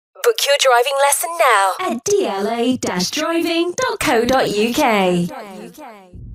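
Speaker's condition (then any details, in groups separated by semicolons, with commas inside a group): No condition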